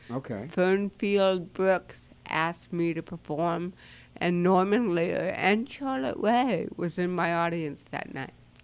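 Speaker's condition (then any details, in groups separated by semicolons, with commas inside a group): Cerebral palsy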